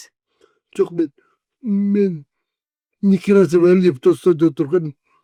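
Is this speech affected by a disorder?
Yes: cerebral palsy; 40 years with condition.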